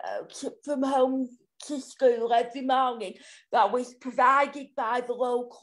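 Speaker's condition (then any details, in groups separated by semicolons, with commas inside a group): Cerebral palsy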